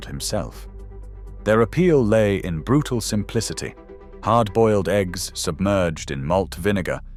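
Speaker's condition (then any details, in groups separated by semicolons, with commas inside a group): No condition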